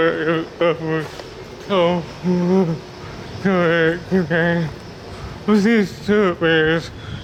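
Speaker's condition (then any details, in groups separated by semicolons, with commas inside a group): Cerebral palsy; speech disability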